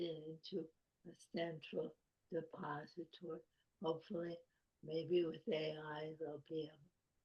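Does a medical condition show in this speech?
Yes: ALS.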